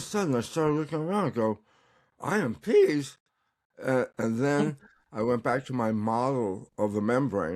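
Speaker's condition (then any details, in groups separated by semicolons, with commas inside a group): Tongue cancer; recovering, tongue exercises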